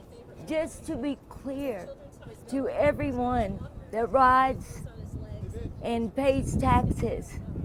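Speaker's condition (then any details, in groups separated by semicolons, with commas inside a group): Cerebral palsy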